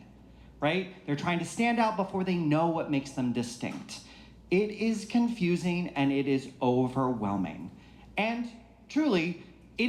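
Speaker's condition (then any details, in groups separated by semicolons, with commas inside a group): No condition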